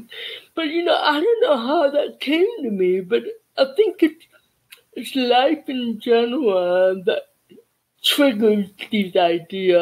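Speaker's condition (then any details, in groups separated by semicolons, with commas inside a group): Cerebral palsy; childhood speech therapy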